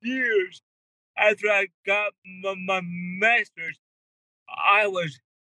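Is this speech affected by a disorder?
Yes: cerebral palsy; wheelchair user.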